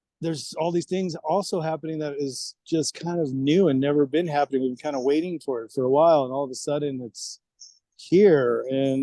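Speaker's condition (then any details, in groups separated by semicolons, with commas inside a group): No condition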